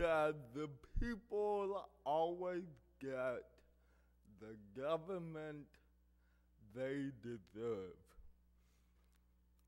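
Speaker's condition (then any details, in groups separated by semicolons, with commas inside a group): Cerebral palsy; affects hearing and speech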